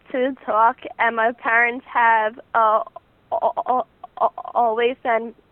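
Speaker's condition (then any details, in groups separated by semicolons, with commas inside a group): Stuttering; stuttering since beginning to talk, speech therapy with own speech therapist; needs extra time to speak, letters to teachers, friends avoid filling in words; prolonged sounds, blocks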